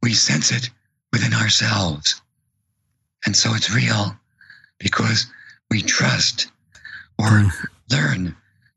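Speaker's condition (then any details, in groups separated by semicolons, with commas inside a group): Vocal cord paralysis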